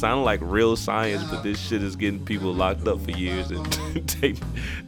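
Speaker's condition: No condition

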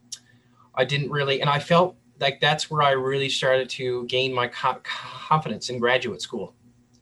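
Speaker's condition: No condition

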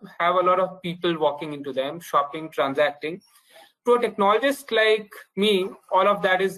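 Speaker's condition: No condition

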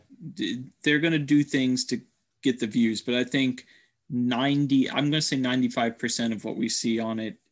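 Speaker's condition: No condition

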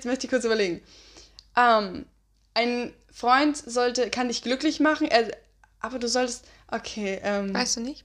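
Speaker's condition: No condition

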